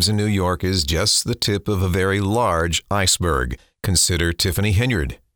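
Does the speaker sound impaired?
No.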